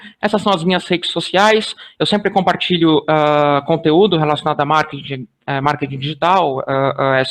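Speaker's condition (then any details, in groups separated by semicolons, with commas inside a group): No condition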